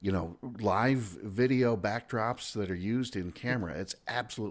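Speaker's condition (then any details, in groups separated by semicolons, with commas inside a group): No condition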